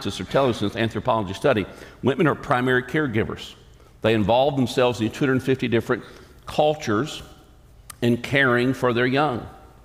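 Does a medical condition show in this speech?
No.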